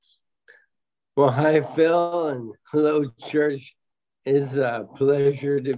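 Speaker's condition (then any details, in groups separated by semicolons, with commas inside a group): Bulbar onset ALS; brain breakdown with various muscles, voice affected first, diagnosed last fall; within last few months of diagnosis; voice deteriorating, expected to progress to swallowing and breathing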